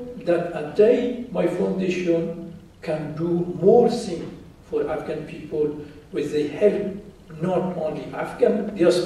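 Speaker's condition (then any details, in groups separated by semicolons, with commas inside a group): No condition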